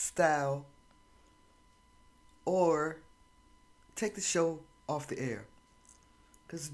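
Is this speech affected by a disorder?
No.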